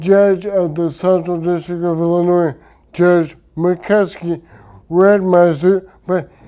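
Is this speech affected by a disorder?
Yes: traumatic brain injury; speech affected.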